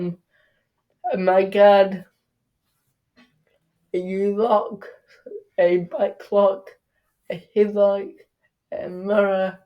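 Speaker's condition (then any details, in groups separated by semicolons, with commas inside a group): Cerebral palsy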